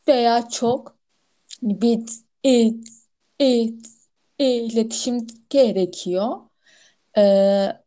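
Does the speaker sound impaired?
Yes: stuttering; stuttering since before choosing a career; stutters a lot at present; frequent sound and part-word repetitions, repeated initial syllables, filler sounds; here repeated sounds, blocks.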